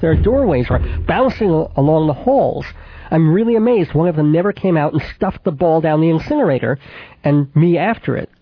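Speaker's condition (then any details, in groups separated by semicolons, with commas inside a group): Cleft palate with lisp, cleft lip and palate, mild; back of throat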